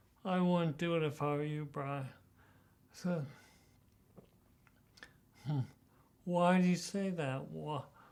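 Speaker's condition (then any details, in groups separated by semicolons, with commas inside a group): Parkinson's disease; deep brain stimulation surgery; strong voice, sings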